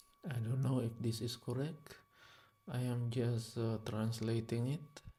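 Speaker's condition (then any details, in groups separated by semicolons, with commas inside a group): No condition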